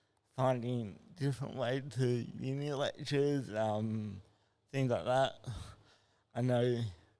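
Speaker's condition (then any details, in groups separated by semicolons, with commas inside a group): Cerebral palsy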